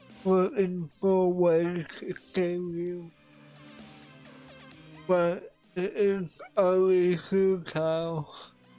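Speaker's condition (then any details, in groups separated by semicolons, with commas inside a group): Cerebral palsy; affects voice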